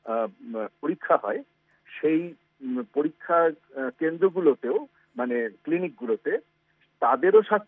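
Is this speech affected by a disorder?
No.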